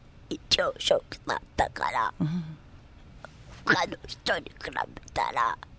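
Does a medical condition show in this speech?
Yes: myasthenia gravis; body strength gradually lost, onset at age 24, ventilator since age 26.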